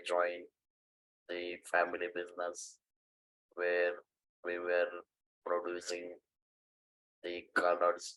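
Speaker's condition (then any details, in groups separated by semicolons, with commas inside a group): Stage IV larynx cancer; 26 years since diagnosis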